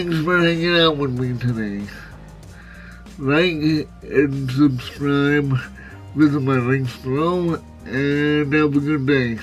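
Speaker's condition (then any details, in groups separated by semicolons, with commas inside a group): Cerebral palsy, severe; spastic type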